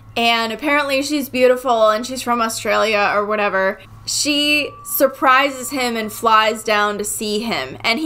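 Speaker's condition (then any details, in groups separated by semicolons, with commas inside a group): No condition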